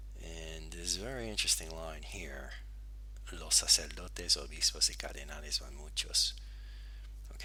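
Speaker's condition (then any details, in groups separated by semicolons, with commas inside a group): No condition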